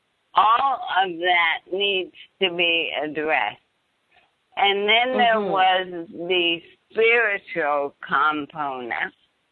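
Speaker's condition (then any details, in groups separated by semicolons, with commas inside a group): ALS, bulbar palsy; bulbar onset, throat, tongue, cheeks, then upper arms, diagnosed after 18 months, Deanna protocol slowing progression; voice affected, husband Larry fills in details; faltering voice as first symptom, throat problems first treated as H. Pylori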